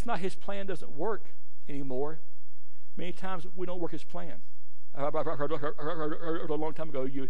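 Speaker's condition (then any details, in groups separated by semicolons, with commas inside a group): Stuttering; once felt speech made preaching impossible; preaching a sermon, prays for clarity of speech; jokes listeners probably haven't noticed; prolonged sounds, blocks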